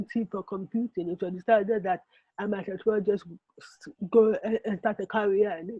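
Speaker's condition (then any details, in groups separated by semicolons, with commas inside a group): Cerebral palsy; affects movement and writing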